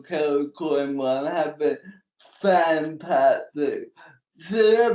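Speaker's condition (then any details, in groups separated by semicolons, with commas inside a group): Cerebral palsy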